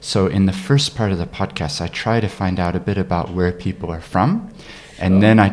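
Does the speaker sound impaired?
No.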